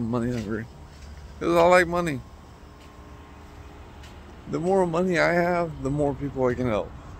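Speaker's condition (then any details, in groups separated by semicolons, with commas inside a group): Traumatic brain injury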